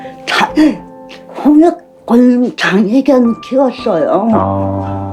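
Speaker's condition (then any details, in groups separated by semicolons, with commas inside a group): Cerebral palsy; sudden onset about one year ago, difficulty with self-care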